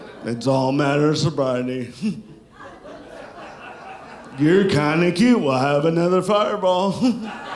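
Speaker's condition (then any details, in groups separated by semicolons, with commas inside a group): Cerebral palsy; from birth; sounds drunk, constant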